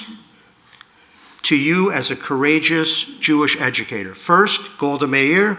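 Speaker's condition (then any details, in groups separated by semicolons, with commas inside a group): No condition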